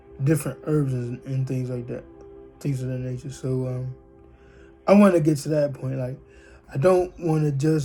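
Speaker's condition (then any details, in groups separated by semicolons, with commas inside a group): Cerebral palsy, spastic diplegia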